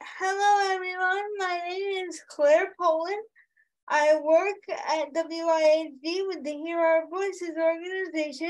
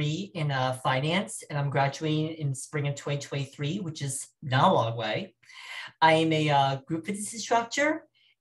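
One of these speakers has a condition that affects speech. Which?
The first: cerebral palsy with quadriplegia; quadriplegia, cannot move independently; many specialists needed.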